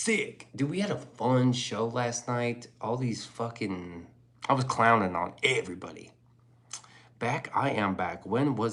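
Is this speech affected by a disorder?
No.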